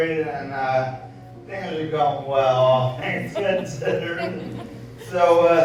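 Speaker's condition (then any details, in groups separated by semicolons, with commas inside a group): ALS; voice sounds impaired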